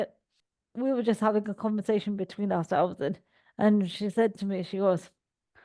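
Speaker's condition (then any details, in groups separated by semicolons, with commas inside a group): Cerebral palsy; all four limbs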